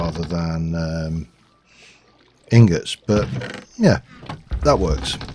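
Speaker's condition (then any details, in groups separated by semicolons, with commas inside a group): No condition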